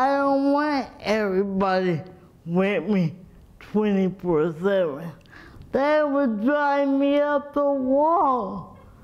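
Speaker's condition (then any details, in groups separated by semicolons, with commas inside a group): Cerebral palsy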